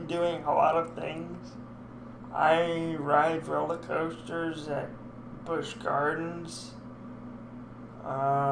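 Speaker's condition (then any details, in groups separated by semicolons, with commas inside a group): Cerebral palsy; speech sometimes affected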